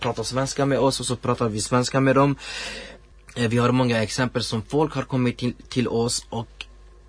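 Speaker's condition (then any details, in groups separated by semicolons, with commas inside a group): No condition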